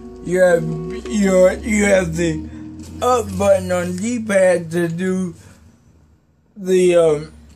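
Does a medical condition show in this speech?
Yes: cerebral palsy; may be hard to understand.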